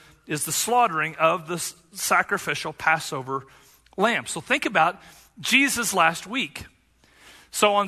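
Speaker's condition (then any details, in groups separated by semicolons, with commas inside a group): No condition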